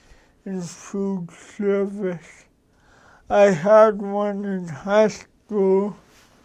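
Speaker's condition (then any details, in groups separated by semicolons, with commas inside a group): Cerebral palsy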